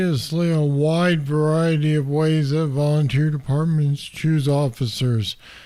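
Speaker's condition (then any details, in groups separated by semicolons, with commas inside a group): Parkinson's disease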